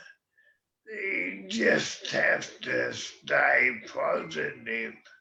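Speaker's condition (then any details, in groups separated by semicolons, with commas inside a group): MND; slower progressing form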